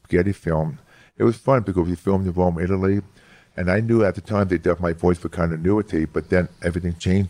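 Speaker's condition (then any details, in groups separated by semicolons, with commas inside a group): Hearing loss; severe speech impediment since childhood, very monotone speech, studied phonetics for inflection, improved over years, new york accent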